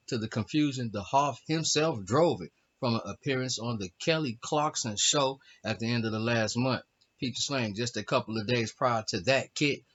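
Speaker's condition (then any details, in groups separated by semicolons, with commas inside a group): No condition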